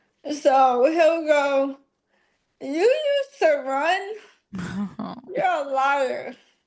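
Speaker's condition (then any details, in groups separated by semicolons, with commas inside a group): ALS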